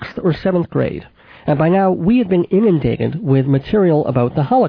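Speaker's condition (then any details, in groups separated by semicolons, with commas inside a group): Cleft palate with lisp, cleft lip and palate, mild; voice not especially nasal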